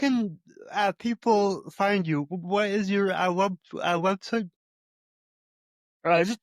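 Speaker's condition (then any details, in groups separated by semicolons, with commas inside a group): Cerebral palsy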